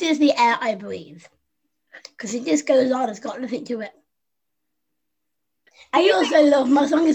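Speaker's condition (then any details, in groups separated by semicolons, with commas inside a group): Down syndrome; congenital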